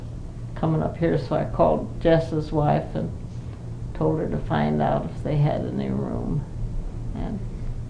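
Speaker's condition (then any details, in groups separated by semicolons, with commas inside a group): Parkinson's disease; Parkinson's for 5 years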